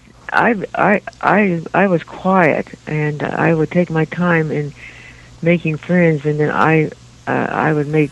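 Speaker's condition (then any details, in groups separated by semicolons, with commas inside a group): Stuttering; 3-6 week Hollins Institute retraining, then weekly therapy with Patrice Thompson at Walter Reed for 2-3 years; much improved, not completely fluent, still occasional stuttering moments; confident, fast talking causes trouble, stops, takes full breath, restarts; repeated words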